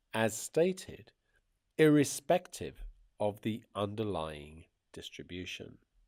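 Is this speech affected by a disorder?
No.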